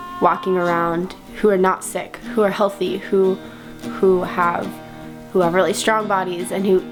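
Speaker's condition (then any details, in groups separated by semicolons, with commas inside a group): No condition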